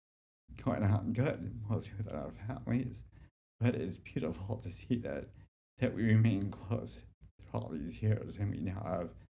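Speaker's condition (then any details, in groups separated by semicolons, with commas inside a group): Dystonia; genetic dystonia, childhood onset, neck, right hand, mobility; deep brain stimulation, residual symptoms, neck contractions, no mobility aids; deep brain stimulation freed speech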